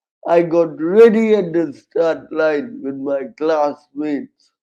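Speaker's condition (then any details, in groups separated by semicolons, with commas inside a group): Cerebral palsy, severe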